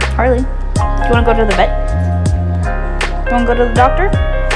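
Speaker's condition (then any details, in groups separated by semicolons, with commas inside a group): No condition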